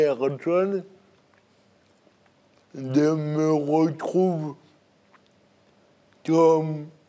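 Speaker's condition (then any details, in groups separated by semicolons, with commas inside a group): Cerebral palsy; birth injury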